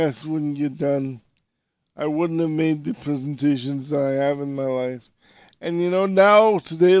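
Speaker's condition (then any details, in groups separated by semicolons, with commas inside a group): Cerebral palsy; power wheelchair user; voice fluctuations, tension, back spasms hinder speaking, strong voice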